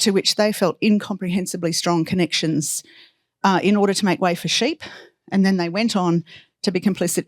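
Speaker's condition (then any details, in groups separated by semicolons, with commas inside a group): No condition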